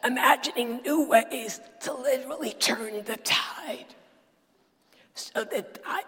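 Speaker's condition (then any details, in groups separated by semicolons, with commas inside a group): Dysphonia; dysphonia diagnosed about a decade ago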